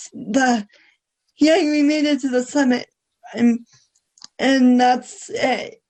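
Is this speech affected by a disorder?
Yes: cerebral palsy.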